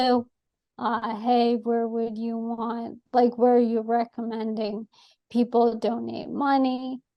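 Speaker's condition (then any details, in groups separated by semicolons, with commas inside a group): ALS; atypical case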